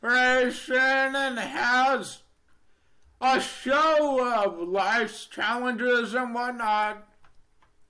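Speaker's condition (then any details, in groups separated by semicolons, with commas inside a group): Deafness, Neurofibromatosis Type 2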